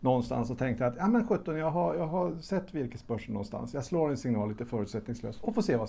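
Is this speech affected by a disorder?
No.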